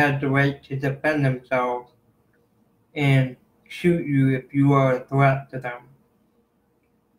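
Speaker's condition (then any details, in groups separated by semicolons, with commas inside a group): Cerebral palsy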